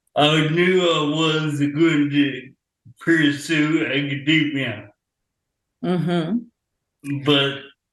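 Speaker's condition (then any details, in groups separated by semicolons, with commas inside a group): Traumatic brain injury; caused by accident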